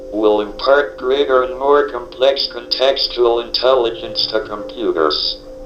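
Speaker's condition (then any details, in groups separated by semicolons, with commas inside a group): ALS, speech-generating device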